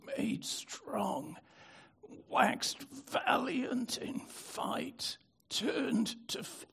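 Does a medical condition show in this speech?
Yes: spasmodic dystonia; likened to Robert Kennedy Jr.'s voice.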